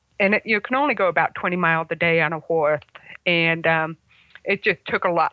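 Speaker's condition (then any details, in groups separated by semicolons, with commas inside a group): Congenital hearing loss; about 75% hearing loss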